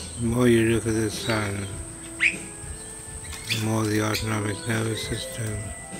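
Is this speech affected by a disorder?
Yes: slurred speech from poisoning.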